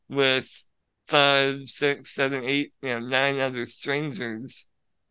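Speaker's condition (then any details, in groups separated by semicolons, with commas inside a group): Spinal muscular atrophy; can be a little difficult to understand at times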